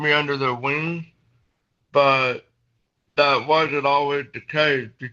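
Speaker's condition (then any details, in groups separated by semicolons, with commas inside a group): Cerebral palsy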